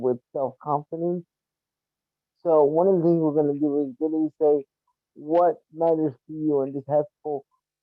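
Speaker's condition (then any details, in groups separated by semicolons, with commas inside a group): Cerebral palsy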